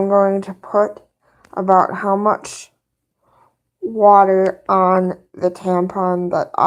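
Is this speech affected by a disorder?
Yes: cerebral palsy; both hands affected.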